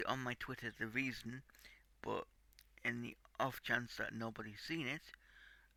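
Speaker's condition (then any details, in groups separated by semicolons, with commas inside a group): Cerebral palsy; tight muscles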